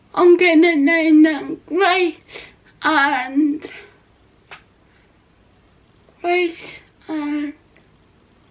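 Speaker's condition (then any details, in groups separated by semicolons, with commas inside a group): Cerebral palsy; not quadriplegic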